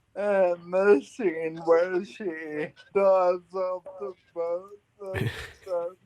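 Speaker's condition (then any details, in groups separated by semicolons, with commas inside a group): Friedreich's ataxia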